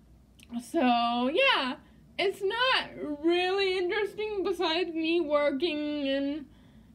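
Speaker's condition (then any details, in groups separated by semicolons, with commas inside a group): Cerebral palsy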